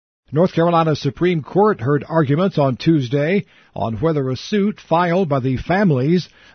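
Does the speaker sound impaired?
No.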